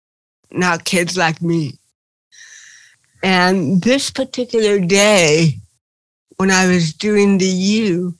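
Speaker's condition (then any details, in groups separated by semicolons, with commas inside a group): Cerebral palsy; since birth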